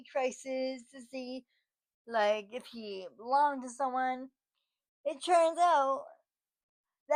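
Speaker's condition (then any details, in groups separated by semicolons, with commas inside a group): Cerebral palsy, spastic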